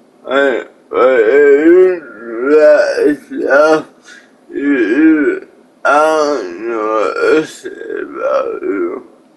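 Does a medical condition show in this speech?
Yes: cerebral palsy; atypical speech.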